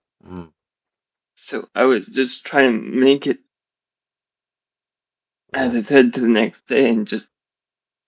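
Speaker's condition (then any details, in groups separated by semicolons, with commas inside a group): Generalized dystonia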